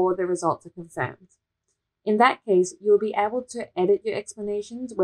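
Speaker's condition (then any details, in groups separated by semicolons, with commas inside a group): No condition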